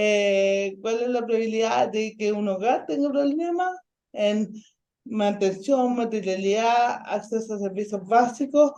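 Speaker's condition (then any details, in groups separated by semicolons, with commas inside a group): Ataxic cerebral palsy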